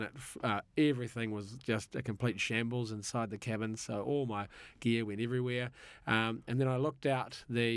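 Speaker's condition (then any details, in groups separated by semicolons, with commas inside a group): No condition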